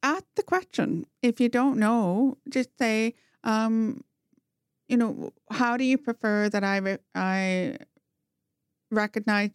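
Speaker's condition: Profound hearing loss, congenital, bilateral; talks very well despite profound hearing loss, did not talk until age four

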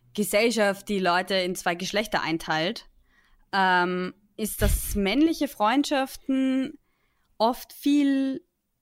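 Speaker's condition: No condition

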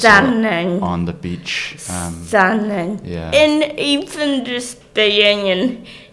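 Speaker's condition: Cerebral palsy; uses wheelchair, difficulty with coordination

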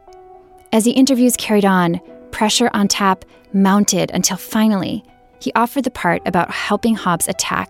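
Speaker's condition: No condition

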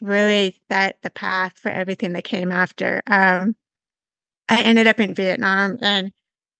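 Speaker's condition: Severe to profound hearing loss; earlier body

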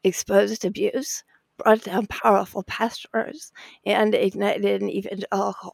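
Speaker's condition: Spasmodic dysphonia; vocal cord disorder, diagnosed after praying for normal voice, repeated Botox injections silenced voice; Botox injections given up years ago, speaking without treatment; voice may sound like glitching audio, shaky, likened to NPR host Diane Rehm

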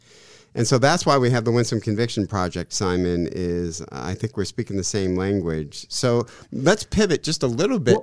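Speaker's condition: No condition

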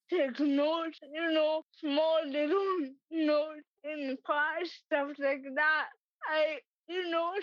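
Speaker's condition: Cerebral palsy; treated at age 8

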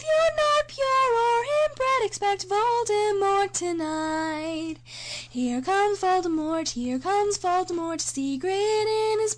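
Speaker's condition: No condition

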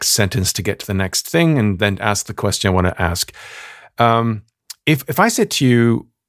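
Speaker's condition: No condition

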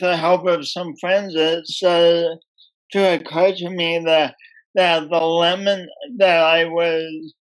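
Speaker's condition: Speech impediment from birth; coordination differences

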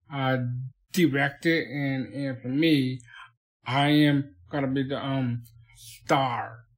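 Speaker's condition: Down syndrome

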